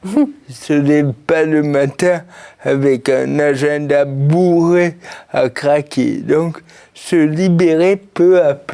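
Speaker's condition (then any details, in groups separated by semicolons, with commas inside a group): Cerebral palsy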